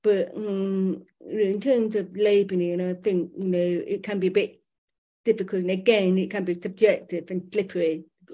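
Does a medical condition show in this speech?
Yes: profoundly deaf, born profoundly deaf.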